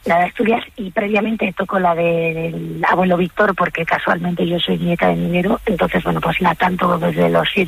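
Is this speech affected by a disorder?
Yes: vocal fold nodules; two vocal cord nodules, forbidden to sing, keeps singing professionally, about 22 gigs a month; voice broken after five gigs Friday to Sunday, uses propolis-licorice remedy and lozenges; hoarse broken voice, apologizes for voice, projects voice differently, imitates Bonnie Tyler or Joaquín Sabina.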